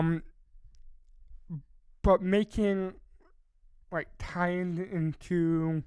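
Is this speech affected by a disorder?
Yes: cerebral palsy.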